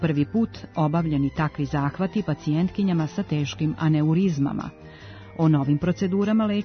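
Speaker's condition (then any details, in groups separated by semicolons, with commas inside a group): No condition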